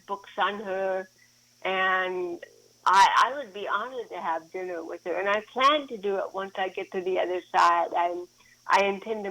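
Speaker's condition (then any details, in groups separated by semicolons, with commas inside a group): Cerebral palsy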